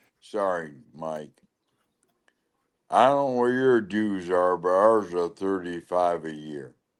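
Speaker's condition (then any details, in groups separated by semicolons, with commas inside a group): Lou Gehrig's disease (ALS)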